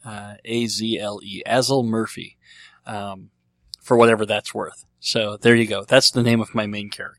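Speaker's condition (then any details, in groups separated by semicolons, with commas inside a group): Cleft lip and palate; treated as a baby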